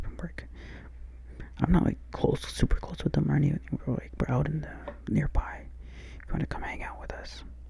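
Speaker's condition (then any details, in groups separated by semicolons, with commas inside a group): No condition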